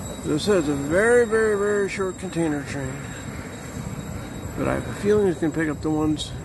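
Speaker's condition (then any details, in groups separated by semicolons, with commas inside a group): No condition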